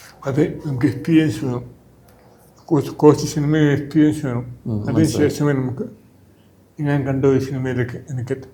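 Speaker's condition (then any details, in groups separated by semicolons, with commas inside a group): Cerebral palsy; from birth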